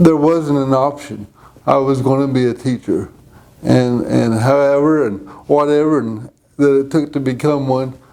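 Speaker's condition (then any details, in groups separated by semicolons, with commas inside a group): Cerebral palsy; present from birth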